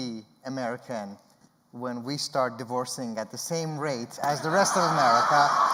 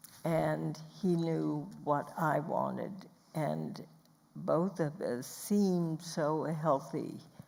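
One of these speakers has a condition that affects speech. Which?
The second: spasmodic dysphonia; vocal cords clamp down inappropriately; diagnosed after 6 years of symptoms, Botox injections; began with mid-sentence cough, progressive voice loss, barely got words out.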